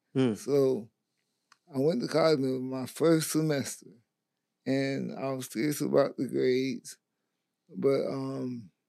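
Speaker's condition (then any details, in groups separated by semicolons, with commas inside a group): Stroke; babbling, uncontrollable drooling, slurred speech mother could not understand at onset, persisted after brain surgery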